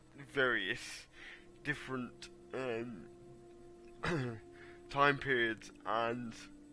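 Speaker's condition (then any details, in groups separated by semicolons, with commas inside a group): Cerebral palsy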